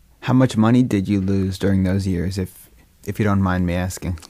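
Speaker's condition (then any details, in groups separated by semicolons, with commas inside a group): No condition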